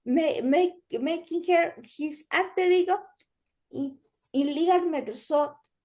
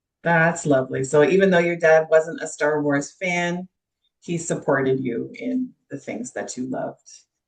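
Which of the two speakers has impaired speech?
The first: cerebral palsy; limits current activity.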